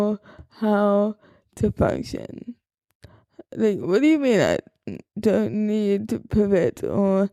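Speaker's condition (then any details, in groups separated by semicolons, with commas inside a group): Cerebral palsy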